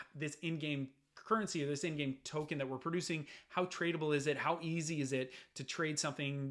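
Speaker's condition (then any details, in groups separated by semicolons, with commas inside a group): No condition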